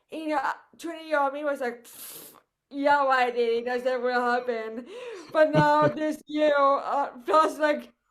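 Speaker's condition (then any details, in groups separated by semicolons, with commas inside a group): Cerebral palsy; voice affected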